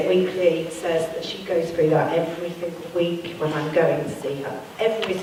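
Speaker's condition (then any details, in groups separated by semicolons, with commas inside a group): No condition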